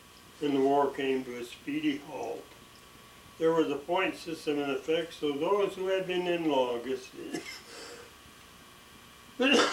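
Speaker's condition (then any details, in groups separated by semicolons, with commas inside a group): ALS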